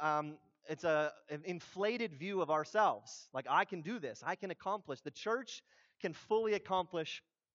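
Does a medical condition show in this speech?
No.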